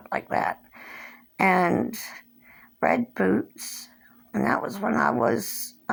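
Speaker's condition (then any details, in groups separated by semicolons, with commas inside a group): Cerebral palsy; since birth, hand tremors; age 57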